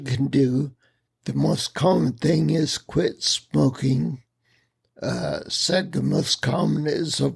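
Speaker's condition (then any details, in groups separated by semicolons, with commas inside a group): Spinocerebellar ataxia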